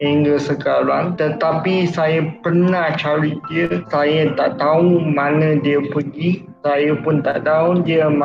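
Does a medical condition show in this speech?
Yes: cerebral palsy.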